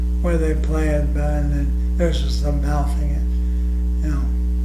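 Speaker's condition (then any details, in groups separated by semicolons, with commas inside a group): ALS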